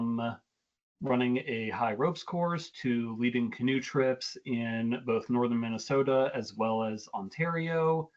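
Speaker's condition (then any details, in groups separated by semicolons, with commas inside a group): No condition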